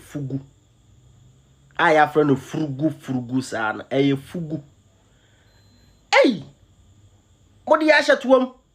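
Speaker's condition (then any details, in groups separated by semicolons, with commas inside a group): No condition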